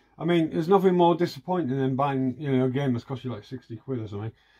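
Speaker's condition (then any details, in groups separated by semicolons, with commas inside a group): No condition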